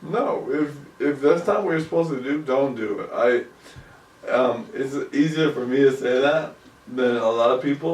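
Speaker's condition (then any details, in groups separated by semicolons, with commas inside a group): ALS; about 2 years since onset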